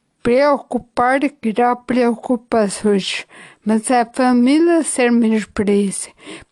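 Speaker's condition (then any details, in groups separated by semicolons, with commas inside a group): Ataxia after brain injury; acquired, brain injury; improved since onset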